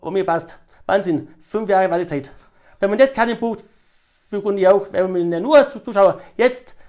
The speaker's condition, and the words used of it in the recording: Stuttering. Ich kann dich gut verstehen und die Zuhörerinnen und Zuhörer unseres Podcasts sicherlich auch.